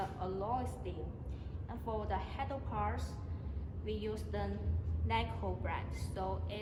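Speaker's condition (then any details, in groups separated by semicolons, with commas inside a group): No condition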